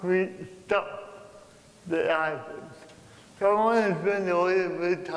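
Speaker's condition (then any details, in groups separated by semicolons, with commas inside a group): Cerebral palsy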